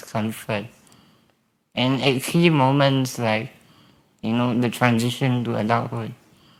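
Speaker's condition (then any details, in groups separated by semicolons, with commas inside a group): Spinal muscular atrophy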